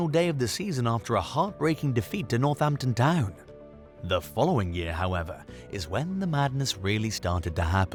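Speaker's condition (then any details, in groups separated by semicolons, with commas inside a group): No condition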